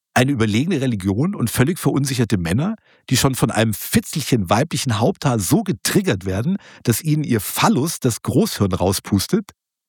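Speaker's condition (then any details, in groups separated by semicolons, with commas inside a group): No condition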